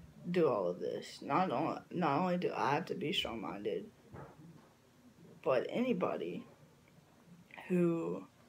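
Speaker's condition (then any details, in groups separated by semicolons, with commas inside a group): Cerebral palsy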